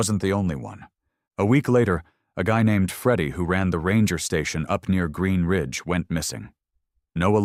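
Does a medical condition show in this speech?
No.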